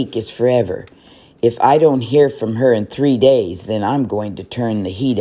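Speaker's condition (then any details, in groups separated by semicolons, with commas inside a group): No condition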